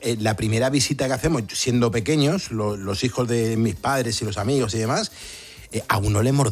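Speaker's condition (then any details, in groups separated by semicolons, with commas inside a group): No condition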